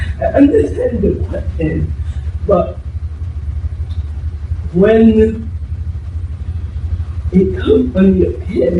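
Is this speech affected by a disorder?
Yes: cerebral palsy; voice damaged.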